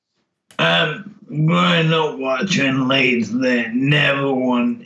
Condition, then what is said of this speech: ALS (motor neuron disease). You know, I can't, you know, speak great, but my mind's still there.